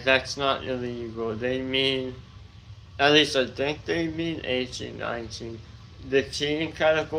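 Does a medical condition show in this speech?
Yes: tongue cancer surgery.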